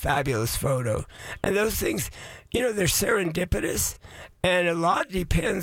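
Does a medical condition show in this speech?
Yes: voice changed after vocal cord surgery; voice changed since surgery, likened to Miles Davis after surgery, may sound less clear.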